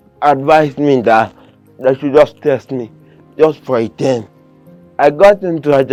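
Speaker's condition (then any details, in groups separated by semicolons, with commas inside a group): Cerebral palsy, severe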